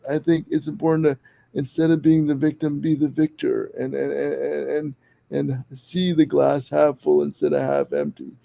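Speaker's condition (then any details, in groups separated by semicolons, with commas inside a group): Cerebral palsy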